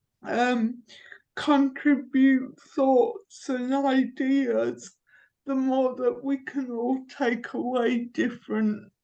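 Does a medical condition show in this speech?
Yes: cerebral palsy.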